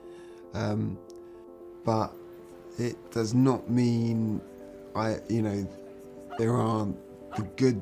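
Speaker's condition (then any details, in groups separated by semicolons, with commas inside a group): Traumatic brain injury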